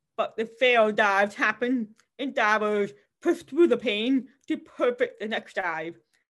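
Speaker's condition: Deafness; cannot hear anything, masks covering faces make communication nearly impossible

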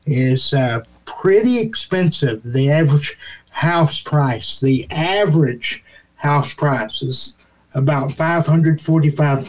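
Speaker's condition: Cerebral palsy; needs ramps

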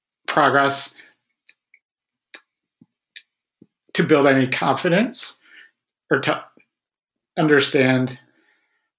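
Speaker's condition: Stuttering; Stuttering since youth, fluency shaping without progress, avoidance-reduction therapy with Vivian Sisskin, Sisskin Stuttering Center; still stutters, open Stuttering with reduced reactivity; initial sound repetitions, stutters openly and more easily without struggle, varies day to day; blocks

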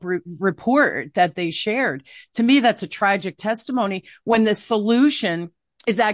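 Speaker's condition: No condition

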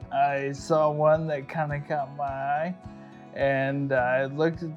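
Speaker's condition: ALS; diagnosed by neurologists at Mayo Clinic, Rochester, Minnesota, after prolonged search for answers

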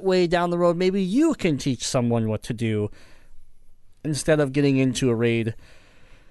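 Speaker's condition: Cleft palate; present since birth

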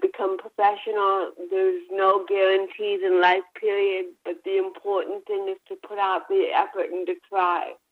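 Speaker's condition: Cerebral palsy; involuntary movements

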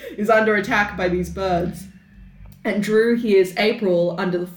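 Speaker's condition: No condition

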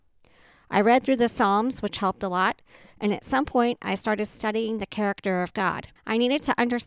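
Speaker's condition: Cleft palate with Pierre Robin, Pierre Robin sequence, no cleft lip; congenital Pierre Robin

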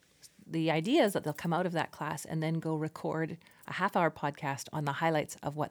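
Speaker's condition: No condition

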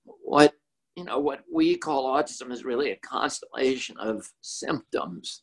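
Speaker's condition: Spasmodic dysphonia; twitches in voice box or larynx; voice sounds a little different, not due to flu

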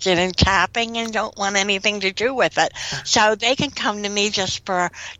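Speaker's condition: Cleft lip and palate, severe

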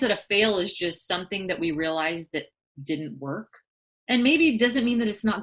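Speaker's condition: No condition

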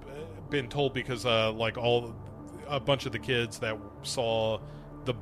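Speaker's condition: No condition

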